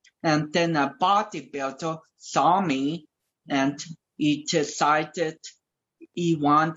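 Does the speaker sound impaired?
Yes: cerebral palsy; speech affected.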